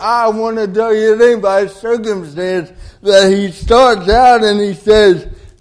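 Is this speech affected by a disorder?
Yes: cerebral palsy; delayed development.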